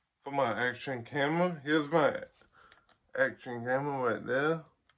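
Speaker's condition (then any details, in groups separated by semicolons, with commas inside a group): Ataxic cerebral palsy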